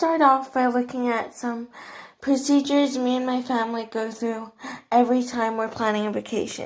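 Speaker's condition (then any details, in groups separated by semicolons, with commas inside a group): Cerebral palsy, athetoid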